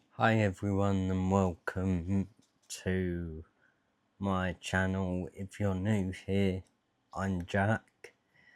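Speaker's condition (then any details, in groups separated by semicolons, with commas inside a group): Dystonia; generalized, neck, torso, arms, hands, right-side tremor, possible cerebellar scarring; onset age 14, quite shaky, gabapentin, carbidopa-levodopa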